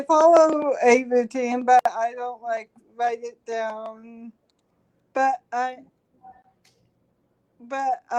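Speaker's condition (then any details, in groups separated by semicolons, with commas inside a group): Cerebral palsy; since birth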